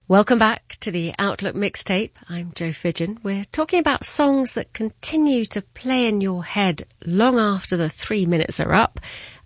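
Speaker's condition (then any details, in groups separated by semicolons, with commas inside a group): No condition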